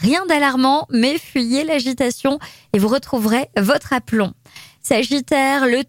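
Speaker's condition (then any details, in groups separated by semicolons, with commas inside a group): No condition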